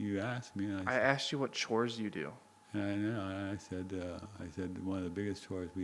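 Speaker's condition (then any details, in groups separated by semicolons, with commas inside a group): Parkinson's disease; very quiet speech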